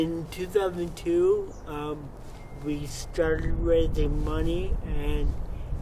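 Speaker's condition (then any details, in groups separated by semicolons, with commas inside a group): Cerebral palsy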